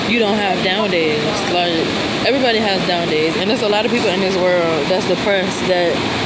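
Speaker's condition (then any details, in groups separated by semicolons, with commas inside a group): No condition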